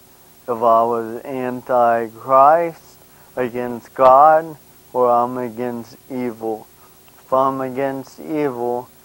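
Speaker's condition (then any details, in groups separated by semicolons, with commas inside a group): Brain injury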